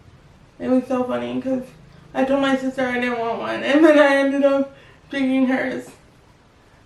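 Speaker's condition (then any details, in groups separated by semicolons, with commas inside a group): Cerebral palsy; wheelchair user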